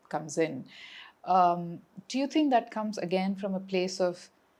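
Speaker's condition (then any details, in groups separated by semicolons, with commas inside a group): No condition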